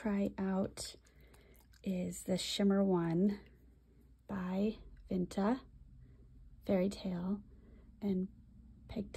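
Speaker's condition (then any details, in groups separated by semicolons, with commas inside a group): No condition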